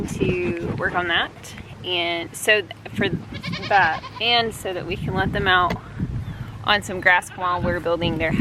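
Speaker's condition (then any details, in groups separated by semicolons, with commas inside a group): No condition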